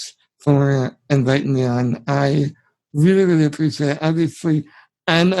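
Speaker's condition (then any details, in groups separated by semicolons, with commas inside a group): Spinal muscular atrophy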